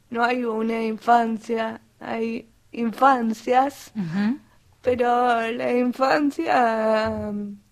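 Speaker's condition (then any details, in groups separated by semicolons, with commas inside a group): Cerebral palsy; acquired language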